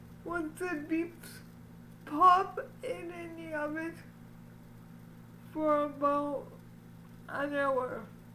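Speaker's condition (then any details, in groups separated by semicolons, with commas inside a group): Cerebral palsy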